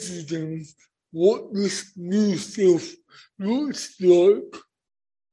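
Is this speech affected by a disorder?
Yes: cerebral palsy; born not breathing.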